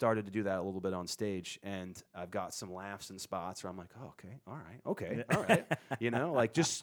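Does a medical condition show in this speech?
No.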